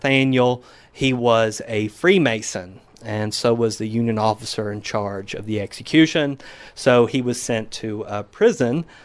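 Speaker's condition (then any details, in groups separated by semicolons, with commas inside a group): No condition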